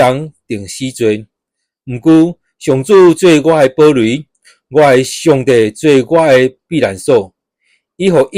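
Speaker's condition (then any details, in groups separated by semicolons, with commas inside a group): No condition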